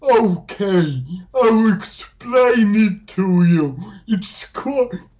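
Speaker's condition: Dysarthria; much improved through stand-up comedy, once barely intelligible, now occasionally not understood

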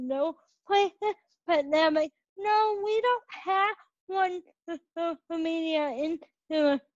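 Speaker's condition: Cerebral palsy; present from birth; age 21

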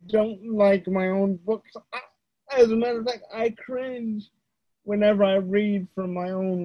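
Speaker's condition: Cerebral palsy; wheelchair user; types with one index finger, no voice recognition software such as Dragon; voice erratic, pitch goes high and low, dictation software can't understand

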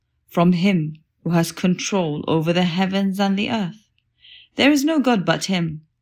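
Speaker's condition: No condition

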